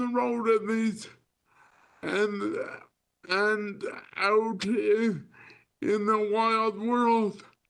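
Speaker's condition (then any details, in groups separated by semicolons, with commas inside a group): Spastic cerebral palsy; limited hand dexterity, cannot write, uses wheelchair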